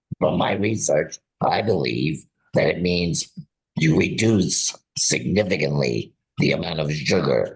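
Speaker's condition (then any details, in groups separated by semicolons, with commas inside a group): Laryngectomy; total laryngectomy and glossectomy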